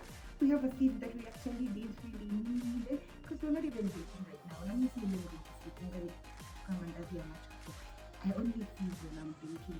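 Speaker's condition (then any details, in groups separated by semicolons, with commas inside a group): No condition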